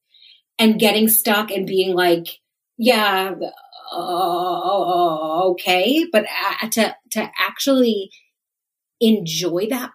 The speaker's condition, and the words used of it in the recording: Stuttering. But I would say for the most part, my stuttering doesn't feel as physically hard.